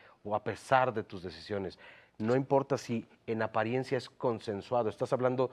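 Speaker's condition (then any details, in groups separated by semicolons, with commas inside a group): No condition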